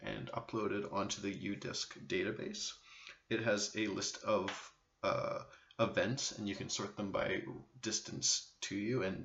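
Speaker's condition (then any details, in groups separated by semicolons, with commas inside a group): No condition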